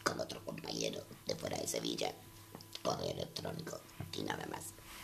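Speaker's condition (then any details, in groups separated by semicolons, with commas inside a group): Total laryngectomy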